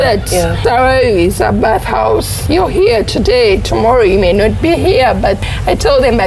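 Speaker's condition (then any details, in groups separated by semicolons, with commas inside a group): Cerebral palsy; onset in secondary school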